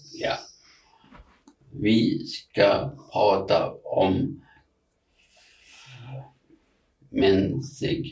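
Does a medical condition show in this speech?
Yes: aphasia; about seven years since onset; working on getting speech back; thinks clearly, knows words in head but cannot get them out, fillers, repetitions, word-finding errors, short phrases.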